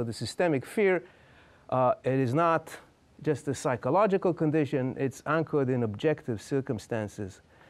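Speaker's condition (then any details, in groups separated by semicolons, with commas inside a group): No condition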